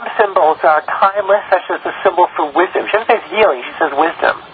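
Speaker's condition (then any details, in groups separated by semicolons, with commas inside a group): No condition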